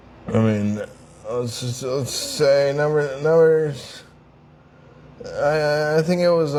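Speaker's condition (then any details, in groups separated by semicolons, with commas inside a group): Traumatic brain injury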